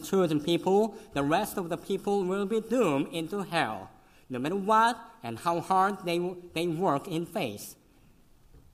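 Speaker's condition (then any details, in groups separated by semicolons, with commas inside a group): Cleft lip and palate, severe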